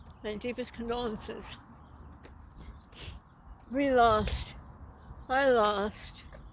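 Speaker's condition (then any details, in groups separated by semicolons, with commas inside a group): Traumatic brain injury; trouble talking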